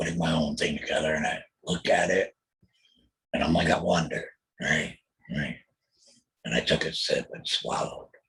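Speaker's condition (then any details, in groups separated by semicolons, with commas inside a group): Total laryngectomy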